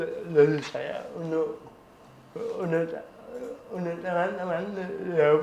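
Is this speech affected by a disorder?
Yes: cerebral palsy.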